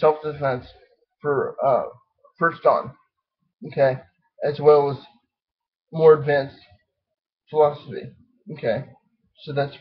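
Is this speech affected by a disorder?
Yes: cerebral palsy, spastic diplegia.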